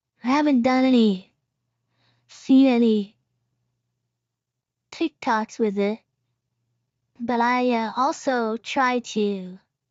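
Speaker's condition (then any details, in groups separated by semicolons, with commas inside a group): No condition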